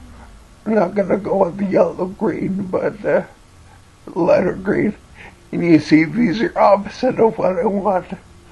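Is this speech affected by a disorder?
Yes: cerebellar ataxia from brain tumour.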